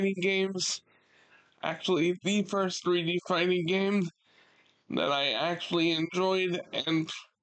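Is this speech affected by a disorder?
Yes: cerebral palsy.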